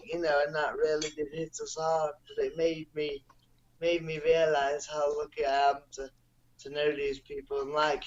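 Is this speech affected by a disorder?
Yes: cerebral palsy; non-progressive.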